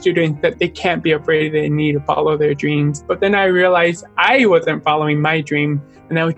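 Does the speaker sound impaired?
Yes: deafness; born deaf both ears, implant at 13, speech therapy ages 2-3 to 10-11, redone after implant; speech okay, still has accent; struggles with speaking, no full sentences until age five, sign language learned later.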